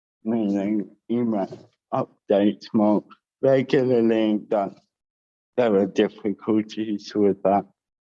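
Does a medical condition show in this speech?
Yes: cerebral palsy with dysarthria; all four limbs.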